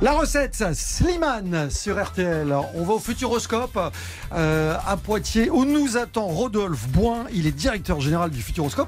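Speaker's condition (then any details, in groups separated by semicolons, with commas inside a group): No condition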